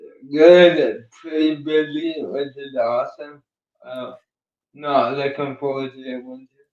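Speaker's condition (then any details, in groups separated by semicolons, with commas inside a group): Cerebral palsy; uses one hand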